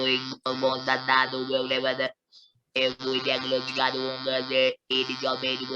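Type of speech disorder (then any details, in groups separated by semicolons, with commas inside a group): Electrolarynx speech; laryngectomy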